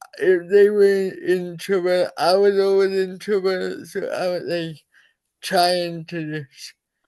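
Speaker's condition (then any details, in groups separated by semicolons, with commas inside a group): Cerebral palsy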